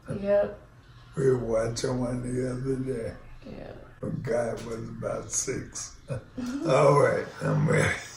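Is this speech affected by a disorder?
Yes: ALS.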